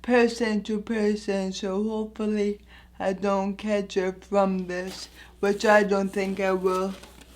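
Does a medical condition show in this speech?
Yes: anoxic brain injury.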